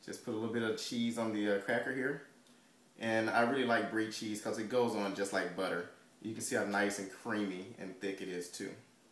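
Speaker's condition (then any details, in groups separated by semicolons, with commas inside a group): No condition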